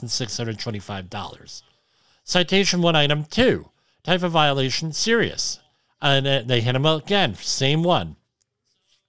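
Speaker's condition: Cleft lip and palate; has tinnitus

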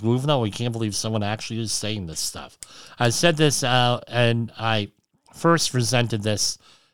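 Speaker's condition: Cleft lip and palate

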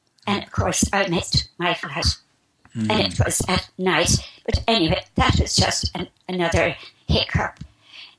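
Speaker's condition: Spasmodic dysphonia; about 3 years since onset, recent healing attributed to geopathic stress removal from apartment

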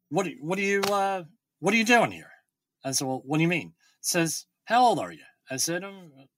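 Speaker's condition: Bilateral cleft lip and palate; congenital bilateral cleft lip and cleft palate; speech once unintelligible, about nine years of speech therapy, now able to hold conversation

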